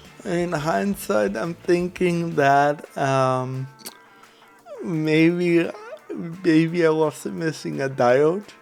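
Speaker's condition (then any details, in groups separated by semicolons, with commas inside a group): Cerebral palsy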